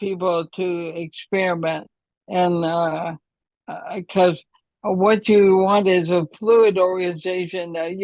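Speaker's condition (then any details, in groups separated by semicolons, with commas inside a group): ALS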